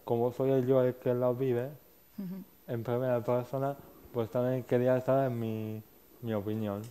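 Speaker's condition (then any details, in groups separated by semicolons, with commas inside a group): Cerebral palsy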